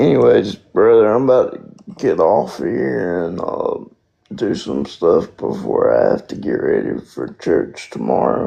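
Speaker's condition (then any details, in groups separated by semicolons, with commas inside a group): Spastic quadriplegic cerebral palsy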